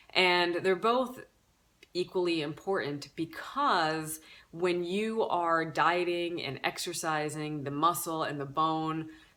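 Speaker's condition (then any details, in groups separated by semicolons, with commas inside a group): No condition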